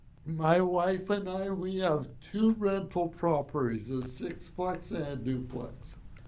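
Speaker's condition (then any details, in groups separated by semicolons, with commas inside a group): Cerebral palsy; from birth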